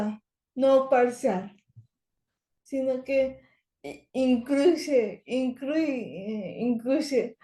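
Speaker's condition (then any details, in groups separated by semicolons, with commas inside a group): Cerebral palsy; present from birth, affects language brain areas, physical disability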